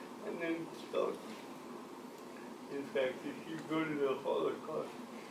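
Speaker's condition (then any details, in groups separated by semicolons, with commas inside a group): Cerebral palsy; from birth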